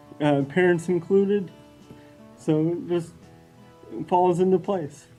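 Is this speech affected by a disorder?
Yes: cerebral palsy; wheelchair user; diagnosed at age 2.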